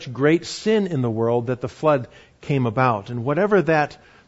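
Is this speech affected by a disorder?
No.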